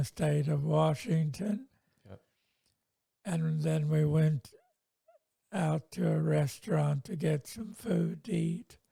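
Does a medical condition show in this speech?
Yes: multiple sclerosis.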